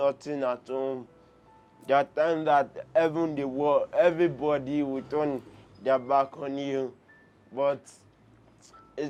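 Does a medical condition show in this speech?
Yes: cerebral palsy; severe, limited movement and coordination; teenager, improved with therapy, does home exercises.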